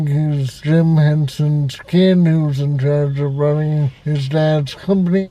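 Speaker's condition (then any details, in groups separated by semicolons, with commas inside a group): Cerebral palsy, severe; spastic type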